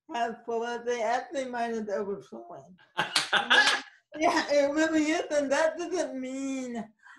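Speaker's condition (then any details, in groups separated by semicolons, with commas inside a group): Cerebral palsy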